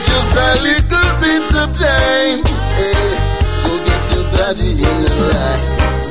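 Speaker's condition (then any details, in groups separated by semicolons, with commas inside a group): No condition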